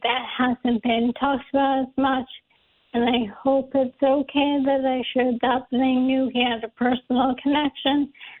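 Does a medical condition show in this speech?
Yes: ALS; diagnosed a while back.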